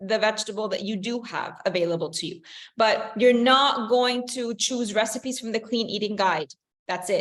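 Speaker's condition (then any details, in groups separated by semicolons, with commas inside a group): No condition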